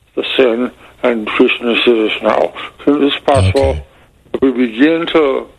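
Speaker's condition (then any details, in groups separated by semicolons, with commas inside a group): Medication-induced speech impediment; speech impediment caused by Abilify; tries hard to be understood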